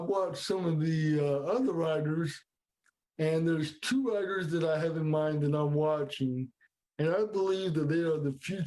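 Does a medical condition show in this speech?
Yes: cerebral palsy.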